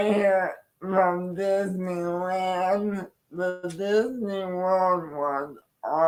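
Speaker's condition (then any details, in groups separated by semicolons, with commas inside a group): Cerebral palsy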